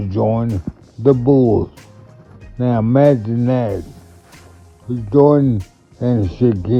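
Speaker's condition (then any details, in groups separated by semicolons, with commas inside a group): Multiple sclerosis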